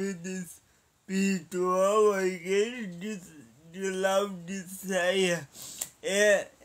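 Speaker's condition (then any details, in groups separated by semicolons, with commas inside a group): Paralysis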